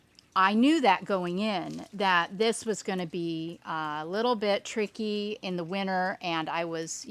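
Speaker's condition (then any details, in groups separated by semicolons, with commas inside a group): No condition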